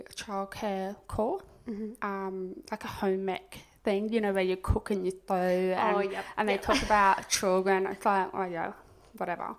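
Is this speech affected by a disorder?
Yes: profound deafness; profound deafness diagnosed at 18 months, cause unexplained, cochlear implant, saw surgeon 10 years ago, basic sign language; hears nothing without implant, removes implant to sleep, relies on lip reading, loud settings overwhelming; speech therapy in childhood, able to talk, oral communicator.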